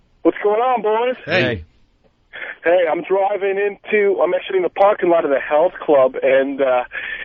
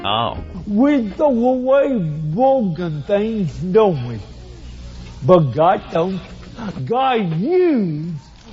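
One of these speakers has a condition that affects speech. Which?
The second: cerebral palsy; from birth; speech hard to understand.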